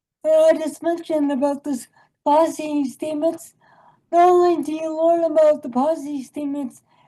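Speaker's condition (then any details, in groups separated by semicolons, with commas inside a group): Cerebral palsy; from birth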